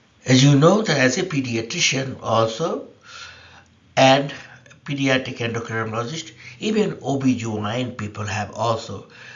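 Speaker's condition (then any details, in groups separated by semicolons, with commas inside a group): No condition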